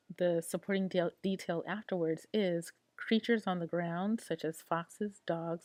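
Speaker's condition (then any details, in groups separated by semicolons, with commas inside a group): No condition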